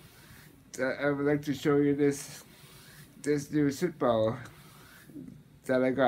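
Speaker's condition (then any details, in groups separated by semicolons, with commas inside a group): Muscular dystrophy, Duchenne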